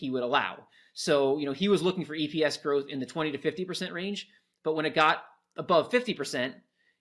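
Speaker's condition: No condition

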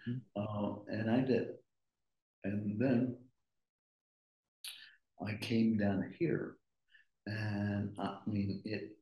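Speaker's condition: Aphasia after stroke; initially no speech, soft voice, lacked breath and volume, practiced vanilla milkshake, speech slow but speeding

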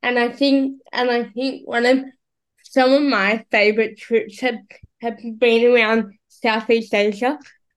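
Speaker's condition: Cerebral palsy; battery-powered wheelchair user

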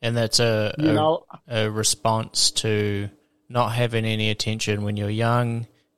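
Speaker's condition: No condition

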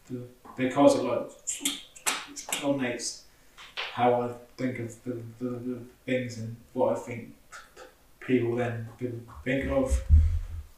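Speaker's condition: Stutter; stammer present since school years; difficulty saying things at work raising safety concerns, speech reportedly different when drunk; repeated sounds, repeated words

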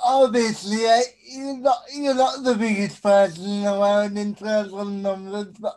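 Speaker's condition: Spastic quadriplegic cerebral palsy; affects basically everything

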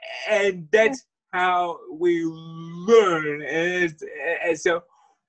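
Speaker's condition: Cerebral palsy; wheelchair user

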